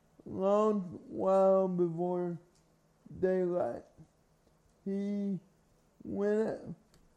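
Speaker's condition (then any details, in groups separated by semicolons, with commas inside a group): Cerebral palsy; from birth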